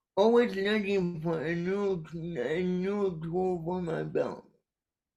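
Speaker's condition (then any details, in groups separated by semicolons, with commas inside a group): Cerebral palsy; caused by brainstem aneurysm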